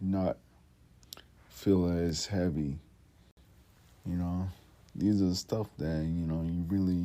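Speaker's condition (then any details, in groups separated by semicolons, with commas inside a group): Multiple sclerosis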